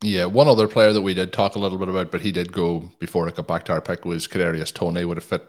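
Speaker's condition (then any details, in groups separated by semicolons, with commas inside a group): No condition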